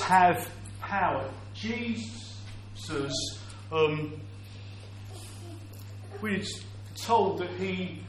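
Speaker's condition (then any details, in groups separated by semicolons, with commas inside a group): Stammer; audible stammer; blocks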